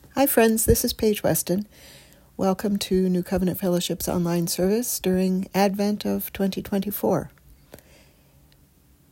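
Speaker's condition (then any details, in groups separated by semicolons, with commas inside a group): No condition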